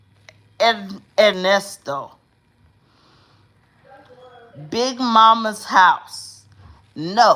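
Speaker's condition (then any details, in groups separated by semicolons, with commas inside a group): Cerebral palsy; uses specialized hospital bed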